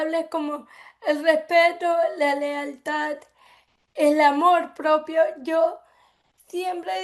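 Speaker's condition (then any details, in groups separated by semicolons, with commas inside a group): Cerebral palsy; from birth; affects speech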